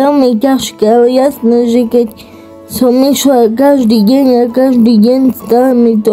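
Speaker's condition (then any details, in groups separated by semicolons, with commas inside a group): Cerebral palsy; tight muscles in arms, legs, spine, cannot sit unaided; rehabilitation, massage, heat, oxygen breathing, passive and machine exercise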